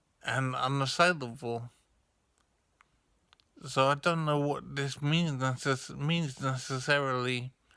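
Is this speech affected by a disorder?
Yes: brain injury; severe.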